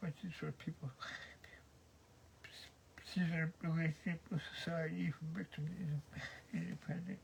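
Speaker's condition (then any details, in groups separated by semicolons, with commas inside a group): Cerebral palsy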